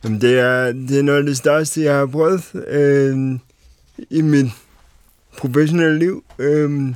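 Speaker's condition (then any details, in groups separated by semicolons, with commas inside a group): Cerebral palsy; uses wheelchair, six wheels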